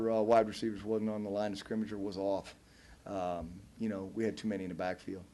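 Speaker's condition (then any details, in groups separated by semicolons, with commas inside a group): No condition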